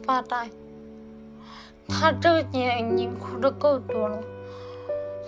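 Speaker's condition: Cerebellar atrophy, hereditary; cannot hold pen, cannot manage stairs or go out alone since COVID, falls

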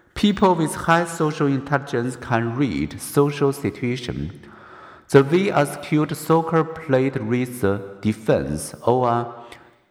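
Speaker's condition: No condition

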